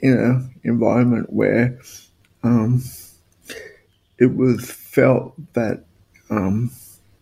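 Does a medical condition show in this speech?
Yes: spastic quadriplegic cerebral palsy; purely physical.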